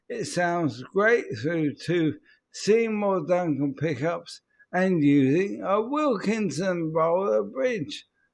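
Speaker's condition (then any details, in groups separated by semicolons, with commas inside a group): ALS; voice may sound peculiar, speech getting slightly worse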